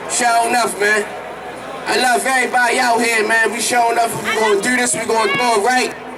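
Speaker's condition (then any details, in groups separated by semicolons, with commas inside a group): No condition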